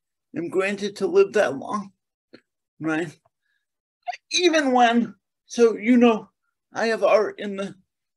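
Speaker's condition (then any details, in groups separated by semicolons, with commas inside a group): Cerebral palsy; mainly lower limbs affected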